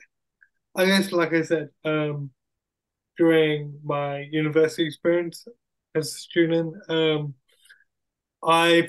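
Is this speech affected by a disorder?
Yes: cerebral palsy; acquired brain injury, wheelchair user, many surgeries, hospital school and rehab ages nine to twelve, physio.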